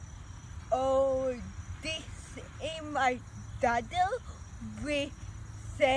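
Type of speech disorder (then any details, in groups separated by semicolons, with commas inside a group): Apraxia of speech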